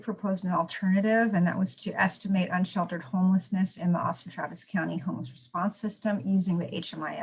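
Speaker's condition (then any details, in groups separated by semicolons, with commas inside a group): No condition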